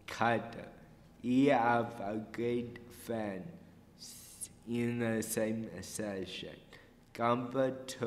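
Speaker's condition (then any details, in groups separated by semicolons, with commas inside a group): Cerebral palsy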